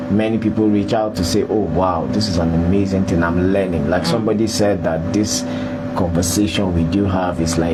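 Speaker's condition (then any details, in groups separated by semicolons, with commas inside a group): No condition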